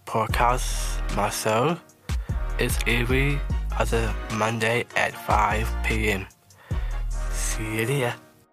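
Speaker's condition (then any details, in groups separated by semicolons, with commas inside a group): Down syndrome; age 21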